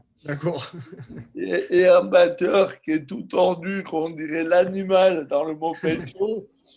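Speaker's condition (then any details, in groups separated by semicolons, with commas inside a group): Cerebral palsy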